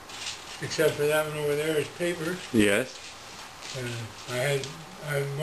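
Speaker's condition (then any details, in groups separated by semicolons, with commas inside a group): Parkinson's disease; diagnosed 19 years ago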